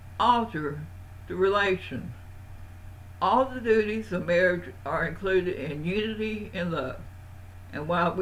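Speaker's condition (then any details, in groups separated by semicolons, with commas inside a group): Parkinson's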